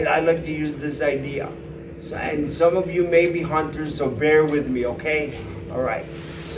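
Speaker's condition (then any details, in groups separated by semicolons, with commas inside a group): Cerebral palsy; needs substantial care assistance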